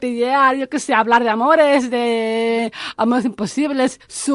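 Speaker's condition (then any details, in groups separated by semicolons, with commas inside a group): Down syndrome; intellectual disability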